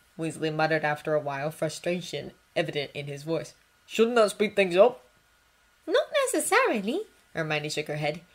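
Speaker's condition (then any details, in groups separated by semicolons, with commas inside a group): No condition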